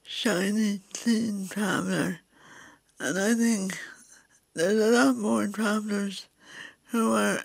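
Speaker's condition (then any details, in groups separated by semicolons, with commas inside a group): Cerebral palsy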